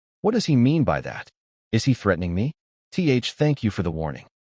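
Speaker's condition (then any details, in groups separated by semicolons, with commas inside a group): No condition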